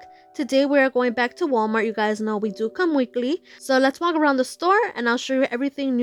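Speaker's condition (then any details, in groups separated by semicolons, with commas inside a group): No condition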